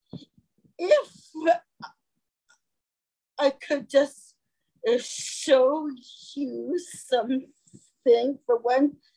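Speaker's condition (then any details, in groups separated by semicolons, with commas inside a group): Stuttering; attended a speech course; prolonged sounds, blocks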